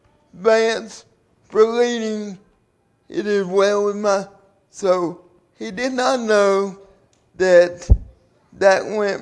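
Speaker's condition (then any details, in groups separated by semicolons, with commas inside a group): Cerebral palsy; 37 years since onset, carried by parents and friends since birth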